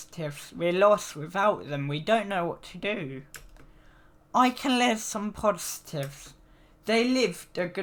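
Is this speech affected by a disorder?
Yes: cerebral palsy; needs frequent rest.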